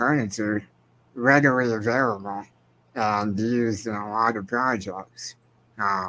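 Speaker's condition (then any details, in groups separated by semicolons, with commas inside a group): Spinal muscular atrophy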